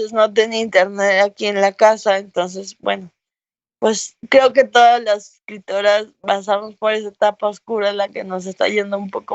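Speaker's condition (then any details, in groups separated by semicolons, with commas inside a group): Cerebral palsy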